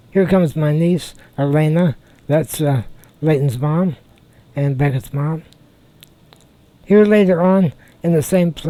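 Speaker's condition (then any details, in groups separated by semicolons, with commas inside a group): Spinal muscular atrophy type two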